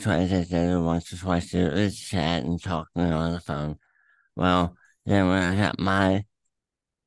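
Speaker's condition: Throat cancer, tumor through tongue, attached to epiglottis; Emory Proton Center therapy not working

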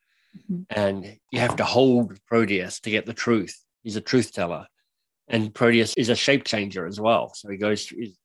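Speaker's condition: Cleft lip and palate; speech impediment

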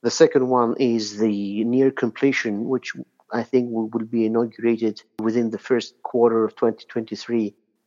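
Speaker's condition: No condition

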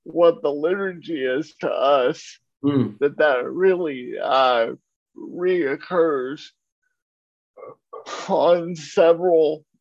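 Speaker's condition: Cerebral palsy; uses a wheelchair

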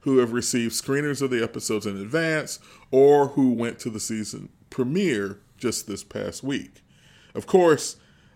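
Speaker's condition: No condition

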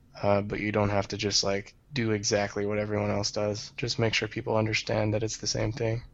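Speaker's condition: No condition

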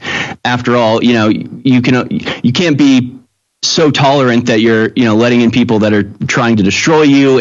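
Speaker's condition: No condition

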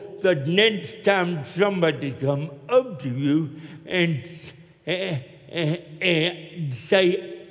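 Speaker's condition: Cerebral palsy; oxygen cut off at birth for 18 minutes in Jonesboro, Arkansas, walks with limp, neck operation; speech impediment, hard for many to understand

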